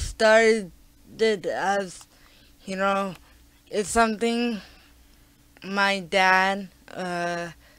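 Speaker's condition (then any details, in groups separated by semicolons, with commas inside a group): Cerebral palsy; born premature; talking is a struggle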